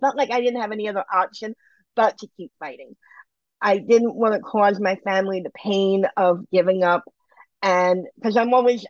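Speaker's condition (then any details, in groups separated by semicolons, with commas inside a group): Bilateral cleft lip and palate; skin grafts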